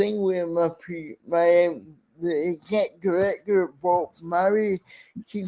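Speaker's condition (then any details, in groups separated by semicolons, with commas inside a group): Cerebral palsy; speech impairment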